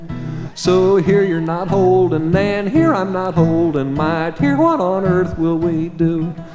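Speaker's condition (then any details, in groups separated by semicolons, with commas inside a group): No condition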